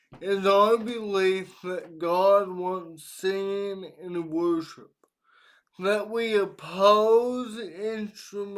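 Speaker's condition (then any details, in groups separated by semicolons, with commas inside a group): Cerebral palsy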